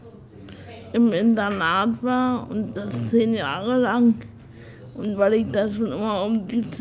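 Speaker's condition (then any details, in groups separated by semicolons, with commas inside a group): Spastic tetraparesis; birth injury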